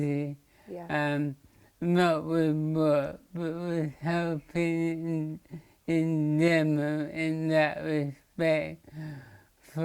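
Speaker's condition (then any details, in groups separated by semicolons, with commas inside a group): Motor neurone disease; slurred speech first sign, speech significantly worse recently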